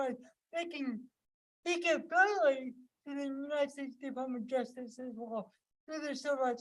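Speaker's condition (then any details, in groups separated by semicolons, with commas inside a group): Cerebral palsy; from birth, affects movement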